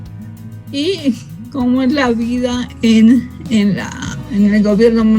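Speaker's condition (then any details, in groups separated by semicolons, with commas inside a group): Cerebral palsy from birth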